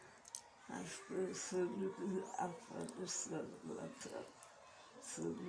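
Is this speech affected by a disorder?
Yes: meige syndrome.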